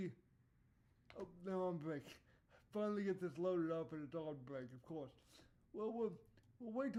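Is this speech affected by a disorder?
Yes: cerebral palsy; voice tone sometimes odd.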